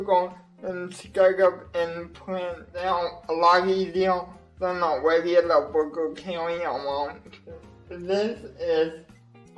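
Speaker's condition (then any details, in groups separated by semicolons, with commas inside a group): Cerebral palsy; wheelchair, assistive technology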